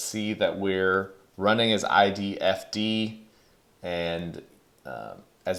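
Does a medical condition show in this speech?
No.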